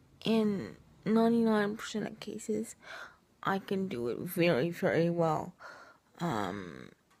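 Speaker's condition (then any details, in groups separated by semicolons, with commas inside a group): Cerebral palsy, triplegia; affects both legs and left arm; medication for spasticity in back, legs, left arm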